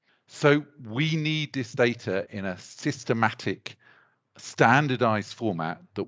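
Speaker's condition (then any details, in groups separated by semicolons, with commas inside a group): No condition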